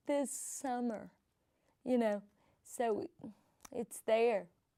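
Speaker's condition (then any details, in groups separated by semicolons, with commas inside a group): Cerebral palsy; present from birth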